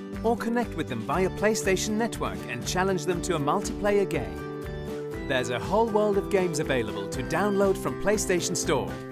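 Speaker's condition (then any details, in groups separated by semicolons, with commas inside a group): No condition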